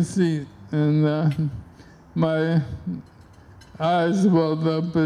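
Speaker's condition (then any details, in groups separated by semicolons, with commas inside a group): ALS; onset left hand and arm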